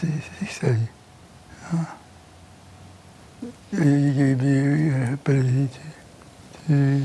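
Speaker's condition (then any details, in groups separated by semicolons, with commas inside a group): Parkinson's disease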